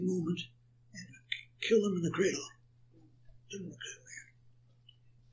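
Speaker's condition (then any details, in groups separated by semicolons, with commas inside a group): Parkinson's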